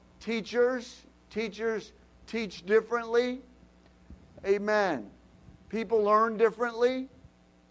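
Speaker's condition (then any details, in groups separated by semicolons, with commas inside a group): No condition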